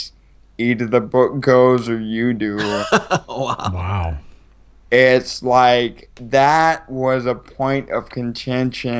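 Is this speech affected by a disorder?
Yes: cerebral palsy.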